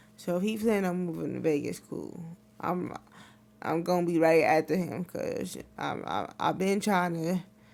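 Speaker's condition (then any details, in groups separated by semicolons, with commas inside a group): Cerebral palsy; wheelchair user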